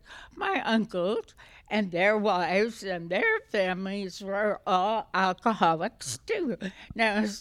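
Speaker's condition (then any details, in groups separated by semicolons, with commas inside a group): Essential tremor; essential tremor affecting voice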